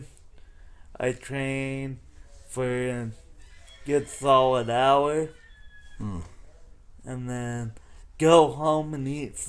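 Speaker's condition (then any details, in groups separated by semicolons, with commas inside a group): Cerebral palsy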